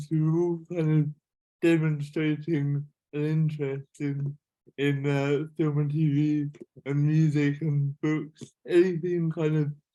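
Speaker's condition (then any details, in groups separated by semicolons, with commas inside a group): Cerebral palsy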